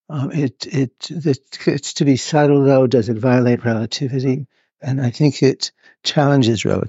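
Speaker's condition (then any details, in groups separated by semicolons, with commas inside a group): Parkinson's; audio hard to capture at points, partly due to movement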